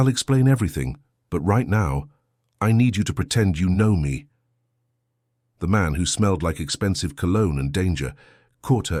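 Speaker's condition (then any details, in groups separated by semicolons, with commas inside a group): No condition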